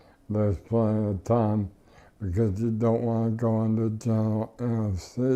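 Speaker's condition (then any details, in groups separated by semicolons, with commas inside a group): ALS; losing respiratory function, mucus blocking airway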